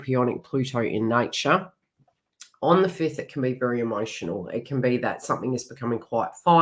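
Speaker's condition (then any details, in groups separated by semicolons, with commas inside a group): No condition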